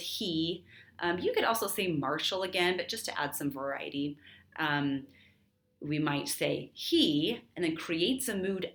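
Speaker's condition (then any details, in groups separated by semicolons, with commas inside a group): No condition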